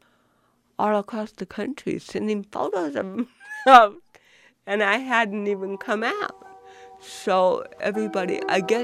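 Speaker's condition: Cerebral palsy; affects movement and walking

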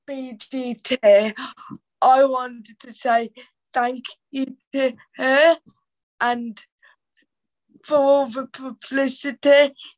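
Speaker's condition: Cerebral palsy; teenager

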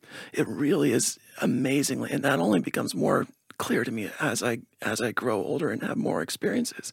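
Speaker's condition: Spasmodic dysphonia; onset age 18

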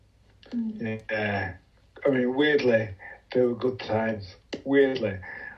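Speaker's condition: Motor neuron disease; first physiotherapist Amy Parkes, occupational therapist help with gadgetry; followed by MND, respiratory and long-term ventilation teams at Preston

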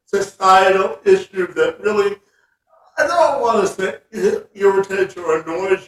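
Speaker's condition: Cerebral palsy; spastic quadriplegic

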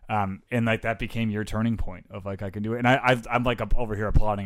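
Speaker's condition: No condition

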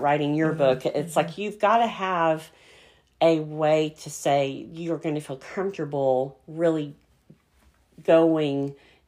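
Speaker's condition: Cleft palate; congenital

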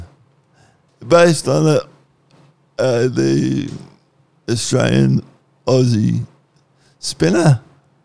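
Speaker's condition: Cerebral palsy; once cold stays cold

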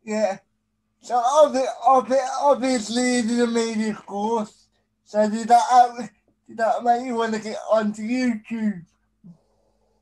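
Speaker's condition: Spastic quadriplegic cerebral palsy

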